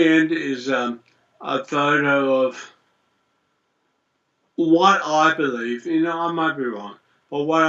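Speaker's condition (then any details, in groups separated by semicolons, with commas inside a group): Multiple sclerosis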